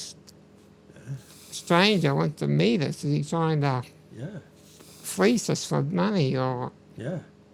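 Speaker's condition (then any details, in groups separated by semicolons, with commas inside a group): Muscular dystrophy; uses wheelchair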